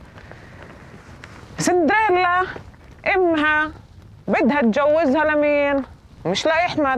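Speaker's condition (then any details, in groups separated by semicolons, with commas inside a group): No condition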